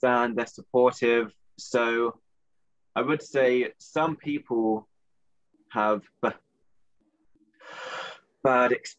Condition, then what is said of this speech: Stuttering. And for me personally, I'm what we would call a covert stammerer.